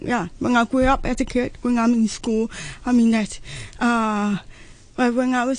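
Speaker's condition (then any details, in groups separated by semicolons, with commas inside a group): Profound deafness, congenital profound hearing loss; profound hearing loss from premature birth at eight months, not genetic, diagnosed near age one; hearing aids worn lifelong, hears about 60 percent, lip-reads, uses sign language; speech therapy from age one, weekly speech training, daily training by mother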